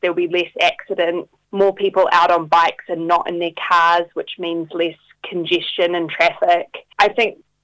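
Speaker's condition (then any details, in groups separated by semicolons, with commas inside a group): No condition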